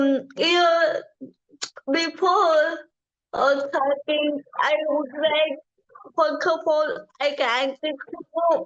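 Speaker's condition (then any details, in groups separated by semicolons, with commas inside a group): Cerebral palsy; from birth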